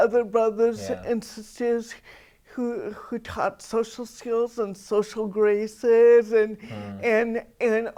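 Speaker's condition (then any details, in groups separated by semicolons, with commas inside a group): Cerebral palsy; atypical speech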